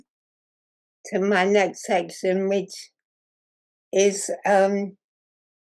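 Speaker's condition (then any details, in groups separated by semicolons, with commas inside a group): Muscular dystrophy; progressive muscle wasting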